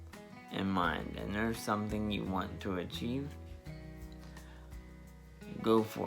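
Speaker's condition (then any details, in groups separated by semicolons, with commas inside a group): Spastic diplegia cerebral palsy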